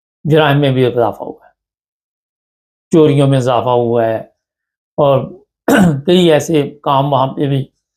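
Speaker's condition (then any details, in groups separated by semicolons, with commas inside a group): No condition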